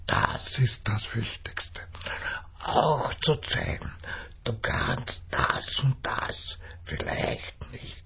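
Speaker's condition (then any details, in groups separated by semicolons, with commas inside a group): Dystonia with speech disorder; could not write as a child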